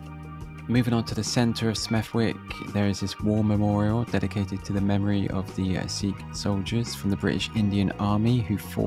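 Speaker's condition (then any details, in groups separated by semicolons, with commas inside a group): No condition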